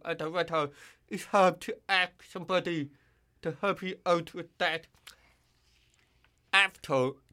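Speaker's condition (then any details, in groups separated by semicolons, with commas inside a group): Deafness; now water-resistant cochlear implant with ear hook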